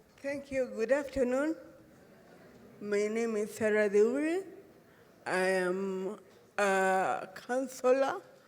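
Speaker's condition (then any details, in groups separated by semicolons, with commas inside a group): Cerebral palsy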